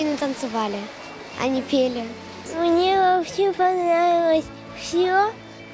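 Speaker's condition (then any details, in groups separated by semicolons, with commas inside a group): Cerebral palsy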